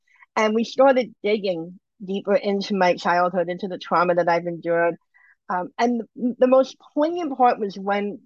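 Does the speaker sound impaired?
Yes: bilateral cleft lip and palate; congenital, about 20 surgeries from 3 months to mid-20s, two upper jaw bone grafts, skin grafts, plastic surgery; surgeries finished since mid-20s, has dental implants; surgeries needed to function normally with eating, speaking, drinking.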